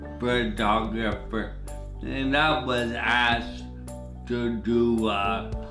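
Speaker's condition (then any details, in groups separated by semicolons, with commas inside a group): Traumatic brain injury (pontine cavernoma)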